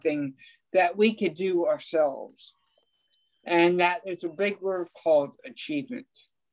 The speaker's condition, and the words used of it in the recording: Cerebral palsy. I had occupational therapy too, and speech therapy to help improve my talking and get rid of stuttering.